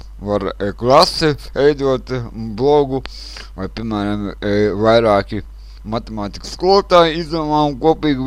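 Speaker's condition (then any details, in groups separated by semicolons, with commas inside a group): Cerebral palsy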